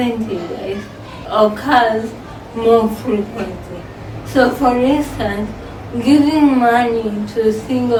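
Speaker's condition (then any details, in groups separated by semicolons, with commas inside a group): Cerebral palsy; from birth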